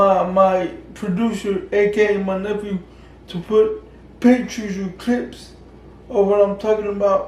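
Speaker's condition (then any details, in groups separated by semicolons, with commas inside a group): Cerebral palsy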